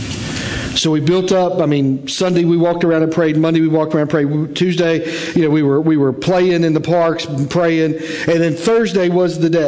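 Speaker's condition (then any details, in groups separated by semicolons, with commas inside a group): No condition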